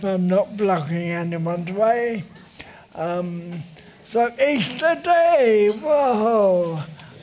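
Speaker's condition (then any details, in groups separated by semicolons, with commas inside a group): Motor neurone disease; uses wheelchair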